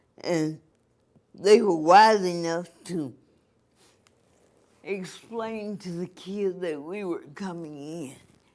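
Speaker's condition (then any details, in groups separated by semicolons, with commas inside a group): Cerebral palsy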